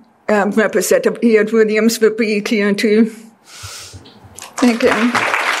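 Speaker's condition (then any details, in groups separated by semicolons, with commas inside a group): Deafness; deaf since childhood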